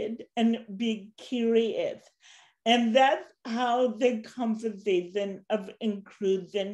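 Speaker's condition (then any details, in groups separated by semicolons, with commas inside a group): Cerebral palsy; since birth, walks with walker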